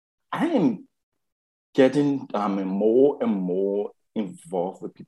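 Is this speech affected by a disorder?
Yes: stuttering; stuttering first noticed by mother around age 8, self-conscious about it from early teens after mother left Liberia; still has fear and insecurities around stuttering, five years in Toastmasters, former club president; fear of speaking, skipped ninth grade valedictorian speech, won Toastmasters club speech contest; here repeated sounds, prolonged sounds.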